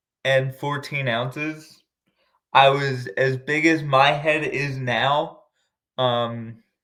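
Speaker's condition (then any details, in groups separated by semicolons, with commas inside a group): Cerebral palsy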